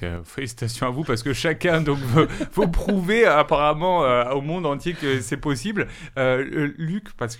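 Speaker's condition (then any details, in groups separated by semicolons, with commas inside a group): No condition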